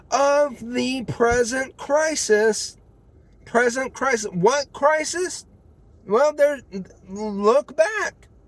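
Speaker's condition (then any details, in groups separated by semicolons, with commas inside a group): No condition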